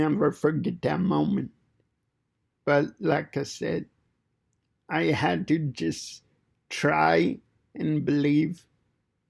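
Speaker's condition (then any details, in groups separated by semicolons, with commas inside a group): Cerebral palsy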